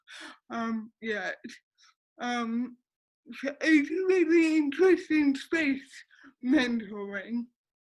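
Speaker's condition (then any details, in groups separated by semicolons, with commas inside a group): Cerebral palsy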